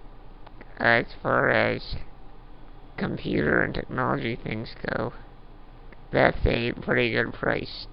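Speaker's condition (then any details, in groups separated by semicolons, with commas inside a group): Duchenne muscular dystrophy; voice audibly worsening late in recording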